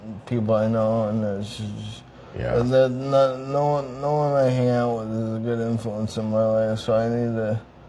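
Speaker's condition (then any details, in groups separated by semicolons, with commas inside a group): Traumatic brain injury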